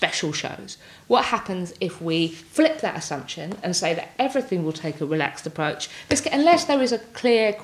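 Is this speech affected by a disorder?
Yes: Tourette's syndrome; tics since childhood, diagnosed in 20s, tics increased over years, wheelchair user, motor tics, very wiggly body; late 30s, frequent vocal and motor tics during recording; hedgehog, sausage, fuck a goat interrupting speech, audible chest-banging motor tic.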